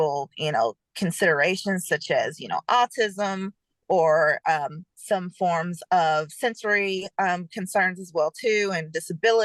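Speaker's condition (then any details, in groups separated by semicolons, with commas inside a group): No condition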